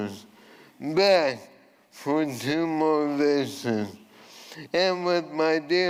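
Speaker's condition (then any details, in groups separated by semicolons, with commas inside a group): ALS; voice changed from earlier resonant voice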